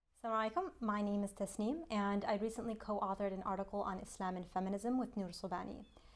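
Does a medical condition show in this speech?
No.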